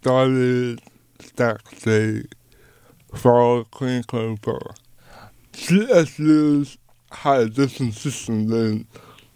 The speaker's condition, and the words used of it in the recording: Cerebral palsy. He lives with cerebral palsy and dystonia, which can make speech and note-taking difficult.